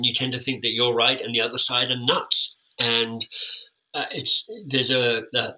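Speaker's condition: Cleft lip and palate; orthodontic treatment

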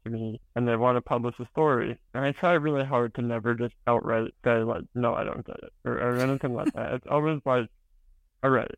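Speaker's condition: Spinal muscular atrophy

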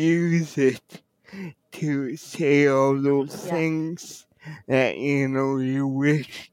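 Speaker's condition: Cerebral palsy; wheelchair user

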